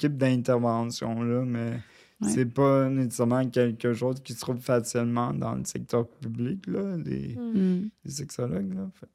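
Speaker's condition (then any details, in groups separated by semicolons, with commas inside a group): Cerebral palsy; brain damage, near quadriplegic, full use of left arm only, sensation preserved, wheelchair user; spasms limit mobility, no standing balance, leans on support, needs adaptation and assistance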